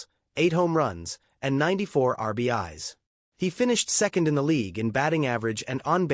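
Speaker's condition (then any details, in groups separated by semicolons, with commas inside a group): No condition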